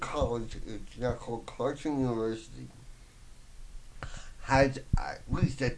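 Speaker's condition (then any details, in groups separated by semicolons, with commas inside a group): Voice box damage, traumatic brain injury; voice box partially damaged by fireman's trach tube, traumatic brain injury from smoke inhalation in fire; difficulty talking, lost singing voice, slight speech impediment, listeners misjudge as mentally impaired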